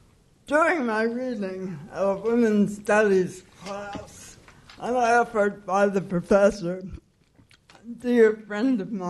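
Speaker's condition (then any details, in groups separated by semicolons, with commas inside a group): Cerebral palsy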